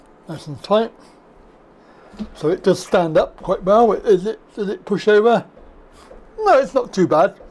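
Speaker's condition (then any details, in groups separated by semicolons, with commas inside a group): Cerebral palsy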